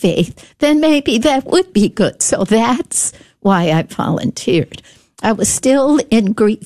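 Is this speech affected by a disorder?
Yes: spasmodic dysphonia; brain condition, muscles miscoordinate, care at UT Health Science Center, speech therapists; voice problem, speech gets out of whack, still able to speak if careful.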